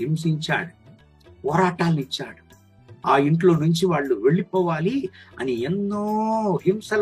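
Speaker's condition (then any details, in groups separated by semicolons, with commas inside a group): No condition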